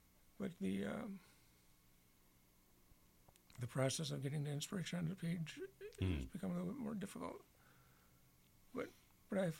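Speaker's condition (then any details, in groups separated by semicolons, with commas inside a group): Parkinson's disease; Parkinson's disease diagnosed several years ago, terrible sleep disturbances, on disability; fingers getting clumsy, typing increasingly difficult; voice bad today, a direct symptom of Parkinson's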